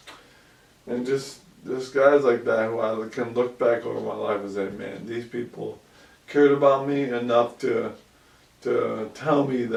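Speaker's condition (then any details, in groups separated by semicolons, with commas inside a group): ALS; about 2 years since onset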